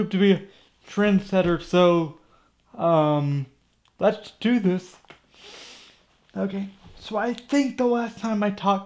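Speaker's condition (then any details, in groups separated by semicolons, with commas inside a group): Cerebral palsy; from birth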